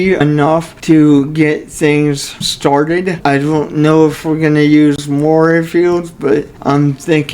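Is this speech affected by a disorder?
Yes: cerebral palsy; only one hand usable.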